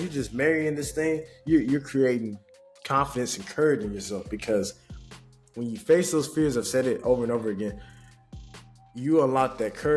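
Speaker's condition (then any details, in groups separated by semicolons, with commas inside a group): No condition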